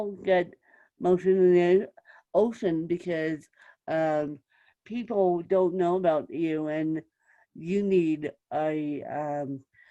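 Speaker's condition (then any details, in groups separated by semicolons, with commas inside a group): Cerebral palsy, mixed, moderate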